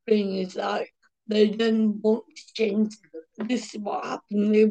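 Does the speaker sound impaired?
Yes: cerebral palsy; from birth, brain oxygen starvation, suction delivery, born medically dead, revived, slight form, mild walking wobble; speech affected a little, daily speech therapy and physiotherapy at special needs school from age 2.5.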